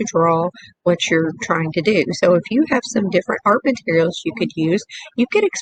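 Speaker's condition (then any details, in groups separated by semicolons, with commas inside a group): No condition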